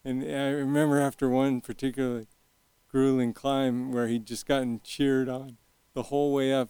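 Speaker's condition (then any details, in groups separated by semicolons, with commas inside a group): Young onset Parkinson's disease; Medtronic deep brain stimulation device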